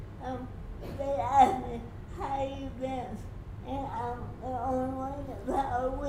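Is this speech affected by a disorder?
Yes: cerebral palsy.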